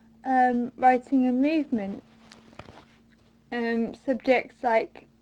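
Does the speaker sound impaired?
Yes: mild cerebral palsy; since birth, hands and arms, notable arm tremors, poor coordination, writing difficult, can walk.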